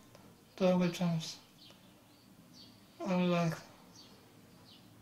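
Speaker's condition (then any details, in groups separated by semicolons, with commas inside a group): Muscular dystrophy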